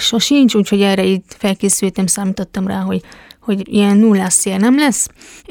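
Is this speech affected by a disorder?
Yes: hearing impairment; competes in deaf athletics at the Deaflympics; tried signing with japanese sign-language users at the competition.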